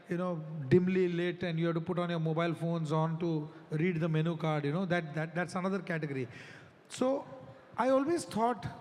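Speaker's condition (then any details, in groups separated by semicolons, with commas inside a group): No condition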